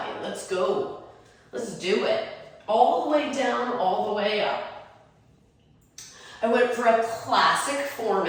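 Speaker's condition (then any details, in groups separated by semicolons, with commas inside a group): No condition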